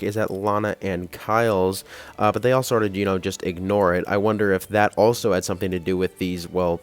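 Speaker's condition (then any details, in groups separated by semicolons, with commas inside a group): No condition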